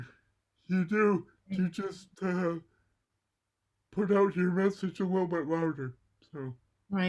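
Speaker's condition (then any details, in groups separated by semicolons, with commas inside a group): Cerebral palsy; mild left side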